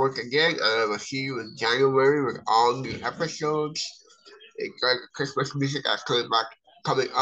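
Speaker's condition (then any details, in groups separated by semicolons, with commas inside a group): Cerebral palsy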